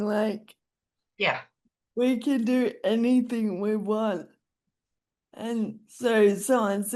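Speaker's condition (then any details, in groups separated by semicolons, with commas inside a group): Friedreich's ataxia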